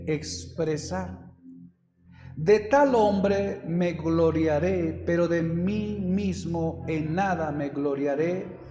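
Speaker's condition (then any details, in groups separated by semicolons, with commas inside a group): No condition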